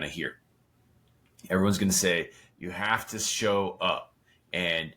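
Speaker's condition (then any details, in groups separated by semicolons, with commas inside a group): No condition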